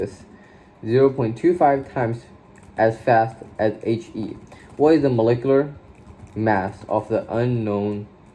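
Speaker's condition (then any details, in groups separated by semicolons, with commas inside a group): No condition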